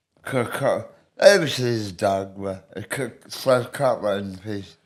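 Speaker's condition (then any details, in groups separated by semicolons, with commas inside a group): Medication-induced speech impediment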